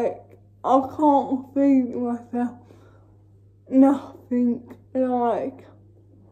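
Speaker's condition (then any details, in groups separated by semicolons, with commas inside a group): Cerebral palsy; uses feeding aid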